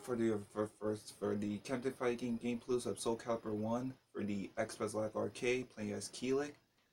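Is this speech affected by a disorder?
No.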